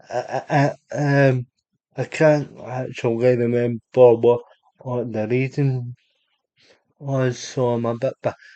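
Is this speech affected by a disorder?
Yes: cerebral palsy; unable to walk.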